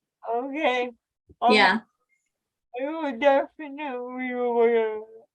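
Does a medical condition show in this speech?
Yes: cerebral palsy; much uncontrollable movement.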